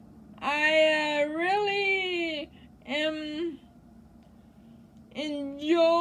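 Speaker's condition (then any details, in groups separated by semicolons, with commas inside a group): Quadriplegic cerebral palsy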